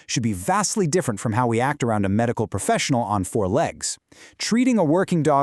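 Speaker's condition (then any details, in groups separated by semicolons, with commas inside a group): No condition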